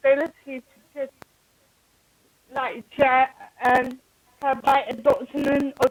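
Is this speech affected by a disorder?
Yes: cerebral palsy.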